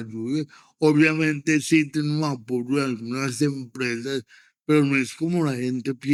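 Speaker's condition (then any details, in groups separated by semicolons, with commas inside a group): Cerebral palsy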